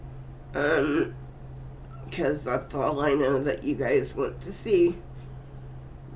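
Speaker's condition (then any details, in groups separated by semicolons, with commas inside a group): Cerebral palsy; first word not said quite right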